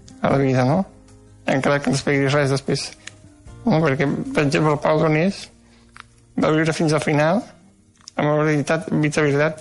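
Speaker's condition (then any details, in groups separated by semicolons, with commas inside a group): Duchenne muscular dystrophy; progressive loss of strength, wheelchair user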